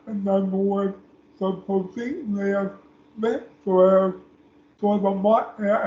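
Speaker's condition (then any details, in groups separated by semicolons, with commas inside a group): Speech impairment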